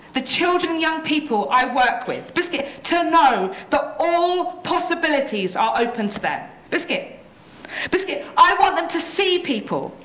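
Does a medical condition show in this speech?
Yes: Tourette syndrome; neurological, uncontrollable movements and noises called tics, several daily seizure-like ticking fits, support worker helps; vocal tics interrupt speech, involuntary words and phrases, ticking fits cause complete loss of speech control.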